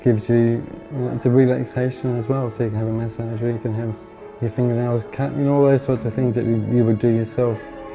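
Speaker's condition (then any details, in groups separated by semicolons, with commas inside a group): Motor neurone disease; degenerative; diagnosed nearly two years ago, progressing limitations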